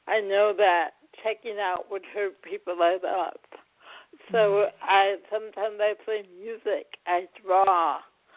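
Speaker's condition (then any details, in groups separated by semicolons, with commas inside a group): Cerebral palsy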